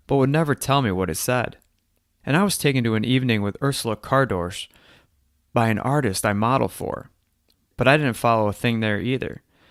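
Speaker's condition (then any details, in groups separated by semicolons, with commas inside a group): No condition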